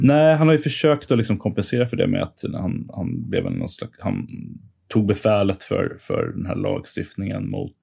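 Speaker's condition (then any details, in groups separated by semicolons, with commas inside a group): No condition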